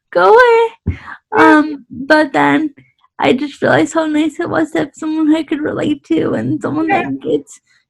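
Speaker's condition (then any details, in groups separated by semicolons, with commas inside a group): Cerebral palsy; quadriplegic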